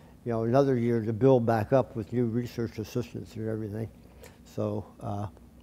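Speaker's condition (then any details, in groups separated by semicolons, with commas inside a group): Tongue cancer surgery; tongue cancer, surgery and radiation; couple years speech therapy; speech slightly off, permanently changed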